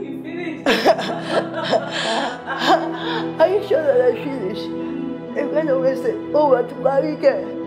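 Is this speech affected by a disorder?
Yes: severe cerebral palsy; uses wheelchair.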